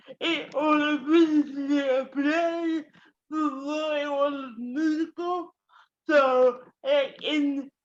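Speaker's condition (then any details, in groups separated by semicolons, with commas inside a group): Cerebral palsy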